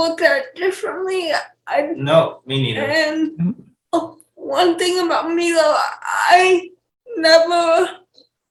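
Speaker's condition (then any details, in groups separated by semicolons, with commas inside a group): Cerebral palsy; speech issues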